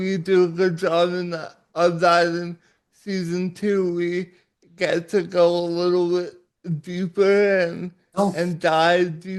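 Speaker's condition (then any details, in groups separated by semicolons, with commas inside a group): Cerebral palsy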